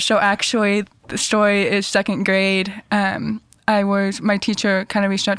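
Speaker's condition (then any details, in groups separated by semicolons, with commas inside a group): Deafness; cochlear implants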